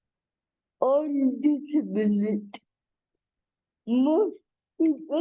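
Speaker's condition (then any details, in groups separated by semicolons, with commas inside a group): Cerebral palsy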